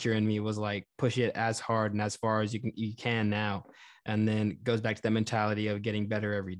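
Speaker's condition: No condition

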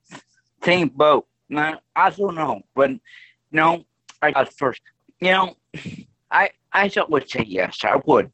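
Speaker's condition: Stroke; voice affected

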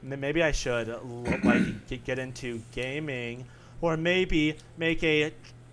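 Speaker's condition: Stutter; varies day to day with bad talking days, called not a disability but annoying; frequent word and phrase repetitions, part-word repetitions, repeated uh fillers, listeners mistake speech for drunkenness; repeated sounds

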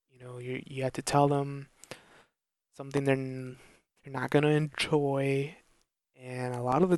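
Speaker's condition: Stuttering; long-standing stutter persisting into adulthood, oral assessment showed no tongue or face problem; past speech therapy after mentor raised speech, breathing exercises for breath support, fluency techniques; poor breath support, too little air for sounds, tenses up giving reports, stutters equally Spanish, English; repeated sounds, repeated words

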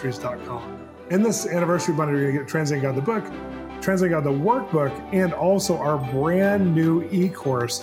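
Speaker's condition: No condition

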